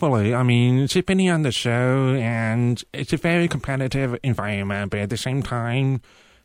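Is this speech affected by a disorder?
Yes: profound deafness; uses cochlear implants, now hears sounds such as rain.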